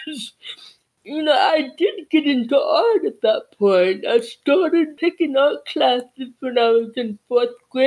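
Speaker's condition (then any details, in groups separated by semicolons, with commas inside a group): Cerebral palsy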